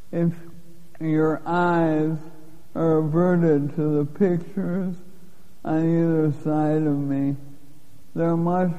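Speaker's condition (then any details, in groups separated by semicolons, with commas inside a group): Lou Gehrig's disease; given 3 to 5 years to live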